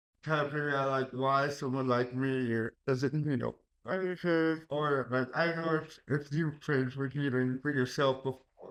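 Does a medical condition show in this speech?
Yes: cerebral palsy; caused by stroke at birth.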